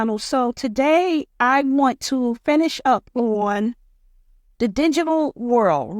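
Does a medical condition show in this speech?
No.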